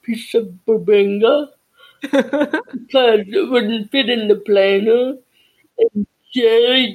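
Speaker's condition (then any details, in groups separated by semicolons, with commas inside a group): Deafness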